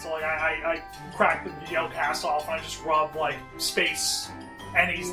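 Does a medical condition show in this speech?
No.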